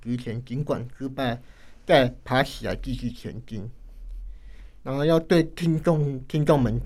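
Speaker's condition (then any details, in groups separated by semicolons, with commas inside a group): Hearing loss, acquired, moderate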